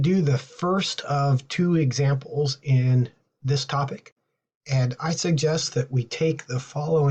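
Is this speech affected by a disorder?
No.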